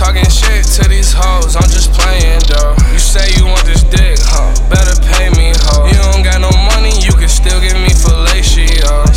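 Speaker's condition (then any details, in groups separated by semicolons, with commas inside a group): No condition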